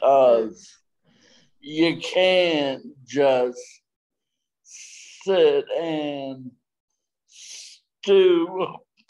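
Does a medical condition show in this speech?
Yes: traumatic brain injury.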